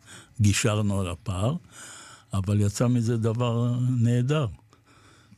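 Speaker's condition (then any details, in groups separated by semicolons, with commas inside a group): Parkinson's disease; recently diagnosed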